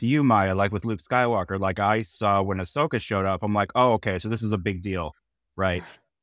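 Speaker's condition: No condition

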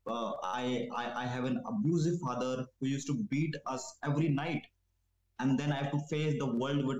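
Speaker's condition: Stammering; stammering since school age; repeats initial sounds, e.g. s-s-s in start, considers self a good communicator; repeated words, prolonged sounds

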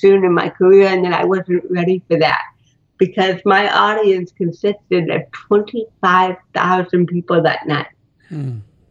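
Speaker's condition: Cerebral palsy; cannot move normally

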